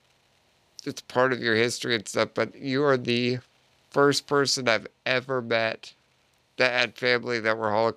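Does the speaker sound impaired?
Yes: Duchenne muscular dystrophy; relies on breathing machine.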